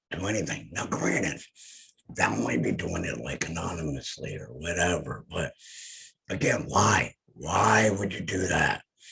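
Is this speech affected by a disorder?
Yes: head and neck cancer; voice lost.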